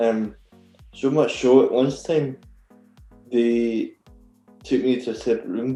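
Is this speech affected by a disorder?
Yes: cerebral palsy; very rigid body.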